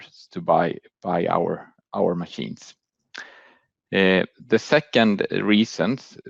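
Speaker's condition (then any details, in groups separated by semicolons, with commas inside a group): No condition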